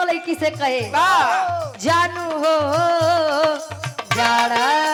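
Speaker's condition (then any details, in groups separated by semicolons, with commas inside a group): No condition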